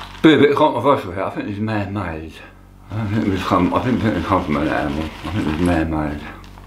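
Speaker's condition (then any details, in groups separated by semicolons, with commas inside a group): Tongue cancer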